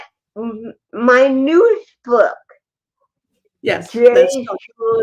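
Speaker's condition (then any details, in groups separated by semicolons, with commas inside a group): Cerebral palsy, athetoid and ataxic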